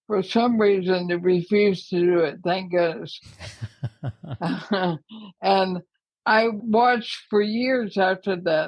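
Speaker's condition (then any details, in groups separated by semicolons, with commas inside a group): ALS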